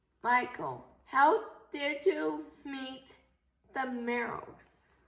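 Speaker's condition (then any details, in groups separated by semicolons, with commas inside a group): Cerebral palsy; affects muscles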